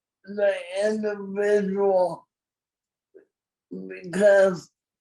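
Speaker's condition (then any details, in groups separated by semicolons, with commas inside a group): Cerebral palsy; from birth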